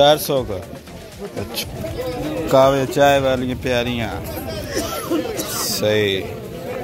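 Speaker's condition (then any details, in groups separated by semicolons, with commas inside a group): No condition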